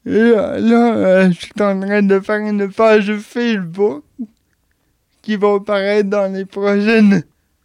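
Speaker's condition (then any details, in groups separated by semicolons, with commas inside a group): Cerebral palsy; age 31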